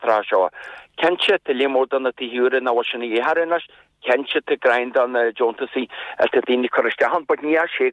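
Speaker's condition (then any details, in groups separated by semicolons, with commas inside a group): No condition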